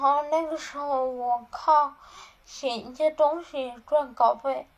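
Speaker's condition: Cerebellar atrophy, hereditary; familial, mother, uncle and aunt died of it, untreatable, slurred speech first, then weak hands, no medication, about ten years given; cannot hold pen, cannot manage stairs or go out alone since COVID, falls; muffled articulation, tongue not nimble, listeners struggle to understand

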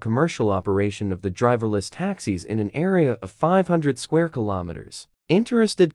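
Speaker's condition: No condition

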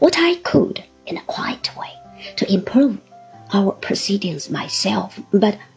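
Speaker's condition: No condition

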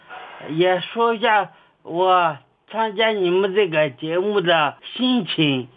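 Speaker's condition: Cerebellar atrophy; speech sounds different from ordinary people, self-described speech impairment, host hears it

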